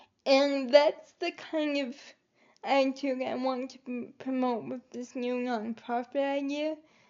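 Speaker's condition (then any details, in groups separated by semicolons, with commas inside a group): Cerebral palsy; quadriplegic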